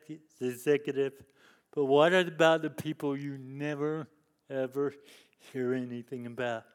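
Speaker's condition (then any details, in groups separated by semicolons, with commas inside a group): Cerebral palsy; lifelong disability since youth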